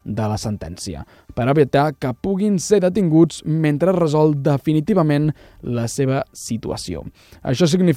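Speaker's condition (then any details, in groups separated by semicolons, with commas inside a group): No condition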